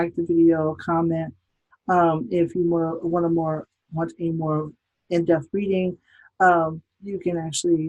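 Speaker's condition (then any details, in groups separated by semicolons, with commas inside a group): No condition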